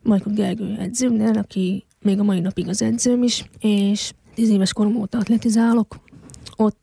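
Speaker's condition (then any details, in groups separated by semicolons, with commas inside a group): Hearing loss since infancy; congenital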